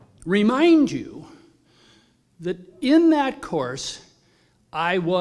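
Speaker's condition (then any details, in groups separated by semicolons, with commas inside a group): No condition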